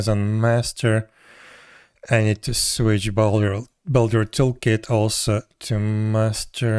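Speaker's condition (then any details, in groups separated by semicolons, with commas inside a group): No condition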